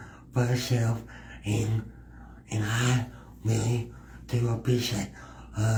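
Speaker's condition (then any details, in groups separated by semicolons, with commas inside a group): Cerebral palsy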